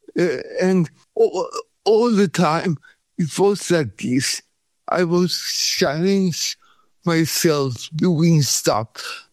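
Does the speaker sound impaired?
Yes: cerebral palsy; muscle cramps and pain from shaking, cramp free after 5 days in Thailand, pain back within 3 days in Sweden.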